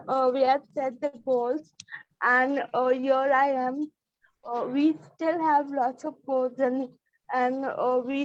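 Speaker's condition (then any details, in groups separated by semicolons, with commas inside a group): Cerebral palsy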